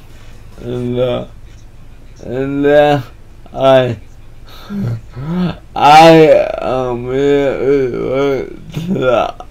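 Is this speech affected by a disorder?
Yes: cerebral palsy; atypical speech.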